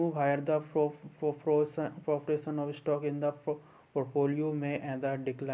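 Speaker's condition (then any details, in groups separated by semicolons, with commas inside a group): No condition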